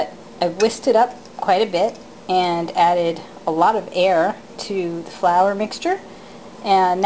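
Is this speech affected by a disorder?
No.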